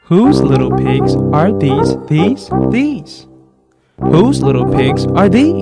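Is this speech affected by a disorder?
No.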